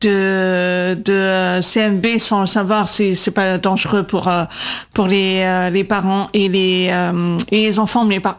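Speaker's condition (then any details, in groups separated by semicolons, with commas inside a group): Profound congenital deafness, congenital, due to cytomegalovirus (CMV)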